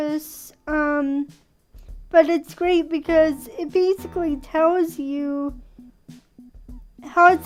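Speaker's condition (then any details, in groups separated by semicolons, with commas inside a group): Cerebral palsy; present from birth, premature birth with complications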